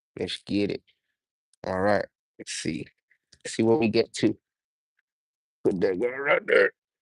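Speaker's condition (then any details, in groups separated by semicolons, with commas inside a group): No condition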